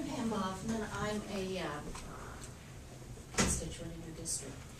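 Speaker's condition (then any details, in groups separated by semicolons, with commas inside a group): No condition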